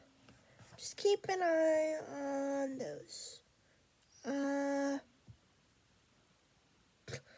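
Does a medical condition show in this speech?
Yes: cerebral palsy; unable to walk.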